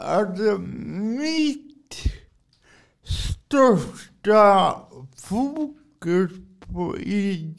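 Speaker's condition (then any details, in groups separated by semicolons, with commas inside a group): Cerebral palsy; drives adapted car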